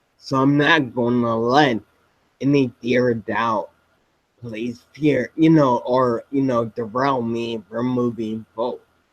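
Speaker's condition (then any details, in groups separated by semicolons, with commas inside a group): Spinocerebellar ataxia type 7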